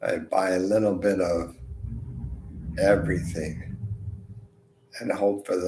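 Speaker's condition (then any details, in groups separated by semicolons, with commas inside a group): Multiple sclerosis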